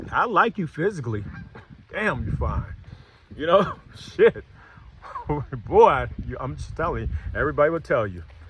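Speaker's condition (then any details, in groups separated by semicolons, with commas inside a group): No condition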